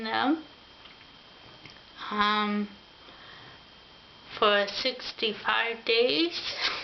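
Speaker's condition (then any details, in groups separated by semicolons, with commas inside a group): Ataxia; affects mouth and tongue coordination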